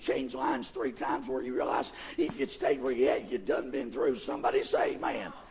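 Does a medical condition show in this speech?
Yes: vocal fold paralysis, bilateral; speaks with false vocal folds; voice partly regained since loss about 9 years ago, false-fold voicing on camera exam, Baptist Hospital.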